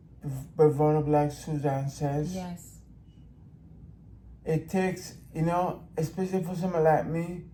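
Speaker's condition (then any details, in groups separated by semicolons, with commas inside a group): Brain injury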